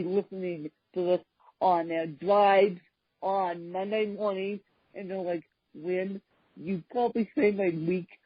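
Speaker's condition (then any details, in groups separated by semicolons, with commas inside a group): Cerebral palsy; from birth, affects walking only; speech impediment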